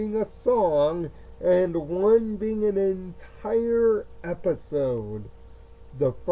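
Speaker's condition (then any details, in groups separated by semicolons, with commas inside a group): Cerebral palsy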